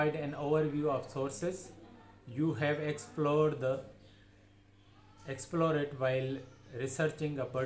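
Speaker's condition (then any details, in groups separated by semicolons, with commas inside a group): No condition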